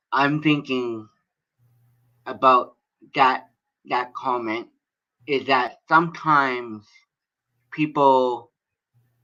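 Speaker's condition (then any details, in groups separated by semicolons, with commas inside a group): Cerebral palsy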